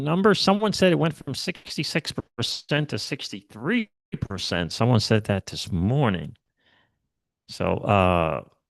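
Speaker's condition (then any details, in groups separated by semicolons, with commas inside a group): No condition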